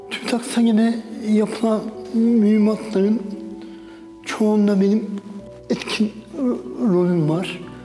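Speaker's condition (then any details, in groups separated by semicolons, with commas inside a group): Dystonic cerebral palsy; dystonic, from birth, involuntary movements, hand tremor; no speech until age 6, spasticity hinders reading aloud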